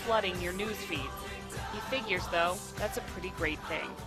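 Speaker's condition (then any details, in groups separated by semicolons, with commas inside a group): No condition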